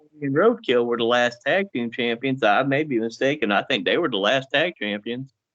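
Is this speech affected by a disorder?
No.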